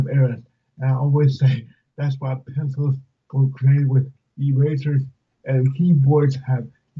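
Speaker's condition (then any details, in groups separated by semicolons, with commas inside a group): Cerebral palsy; speech affected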